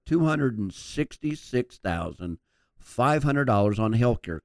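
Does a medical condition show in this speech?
No.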